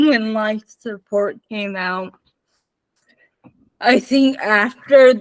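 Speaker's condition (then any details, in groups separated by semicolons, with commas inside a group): Spastic cerebral palsy, mixed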